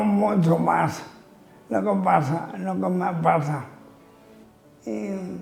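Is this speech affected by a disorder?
Yes: amyotrophic lateral sclerosis (ela).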